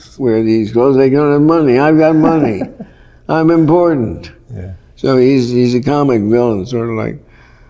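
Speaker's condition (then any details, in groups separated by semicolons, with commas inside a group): Parkinson's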